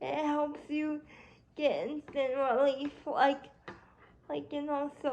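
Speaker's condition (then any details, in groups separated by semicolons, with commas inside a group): Cerebral palsy; spastic quadriplegia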